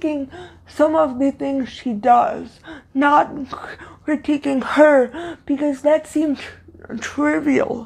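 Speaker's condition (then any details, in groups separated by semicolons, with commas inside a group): Cerebral palsy, severe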